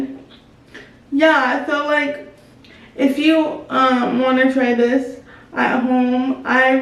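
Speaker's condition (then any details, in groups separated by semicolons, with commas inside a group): Spastic quadriplegic cerebral palsy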